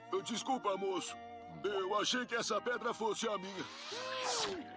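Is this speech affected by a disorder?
No.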